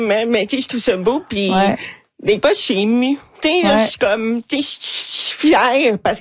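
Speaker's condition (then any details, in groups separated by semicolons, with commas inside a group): Hearing loss, cochlear implant; deaf, hard of hearing, removed at night, hears nothing without it; own singing described as not very pretty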